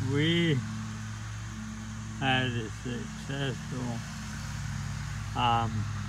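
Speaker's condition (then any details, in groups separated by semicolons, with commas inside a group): ALS; voice noticeably changed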